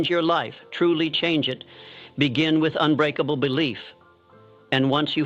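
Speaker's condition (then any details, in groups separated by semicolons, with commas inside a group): No condition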